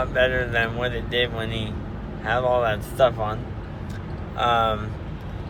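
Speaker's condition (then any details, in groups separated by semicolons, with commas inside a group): Spastic diplegia cerebral palsy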